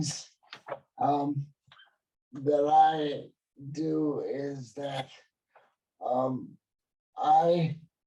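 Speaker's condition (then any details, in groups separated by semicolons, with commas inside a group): Cerebral palsy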